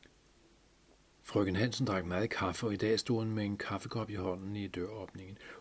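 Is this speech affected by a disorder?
No.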